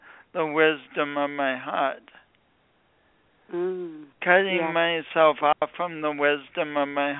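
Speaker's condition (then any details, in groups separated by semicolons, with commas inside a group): Speech impediment from birth injury; speech impediment present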